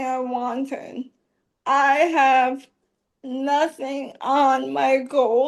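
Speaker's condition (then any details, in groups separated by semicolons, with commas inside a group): ALS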